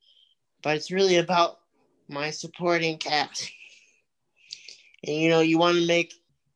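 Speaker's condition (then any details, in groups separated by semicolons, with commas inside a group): Cerebral palsy; multiple surgeries since infancy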